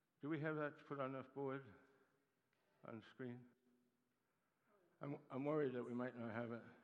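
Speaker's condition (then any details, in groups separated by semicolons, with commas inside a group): Parkinson's disease; Parkinson's attacks muscles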